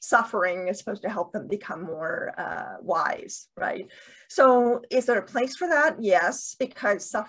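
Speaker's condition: Deafness with cochlear implants, bilateral cochlear implants; two cochlear implants, two major implant surgeries, would be unable to communicate without implants

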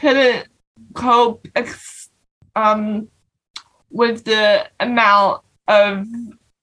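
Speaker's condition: Cerebral palsy; non-progressive

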